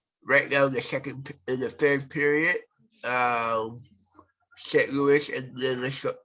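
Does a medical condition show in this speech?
Yes: cerebral palsy.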